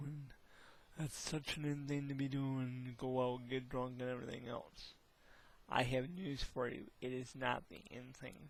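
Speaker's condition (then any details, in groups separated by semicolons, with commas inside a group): Hemiplegic cerebral palsy; hemiplegic type, legs affected, rod in right leg after femur surgery, deaf left ear; past speech impediment, largely fixed by speech therapy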